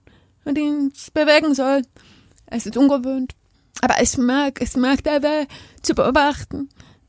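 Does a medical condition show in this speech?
Yes: deafness; not hard of hearing, spoken language as mother tongue, hearing school, sign language learned later; lip-reads hosts without interpreter, vest and wristband device at home; speaks aloud and signs, bilingual, voice different and louder, hearing people forget deafness because she speaks.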